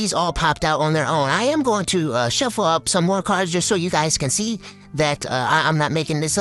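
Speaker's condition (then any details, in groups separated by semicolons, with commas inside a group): No condition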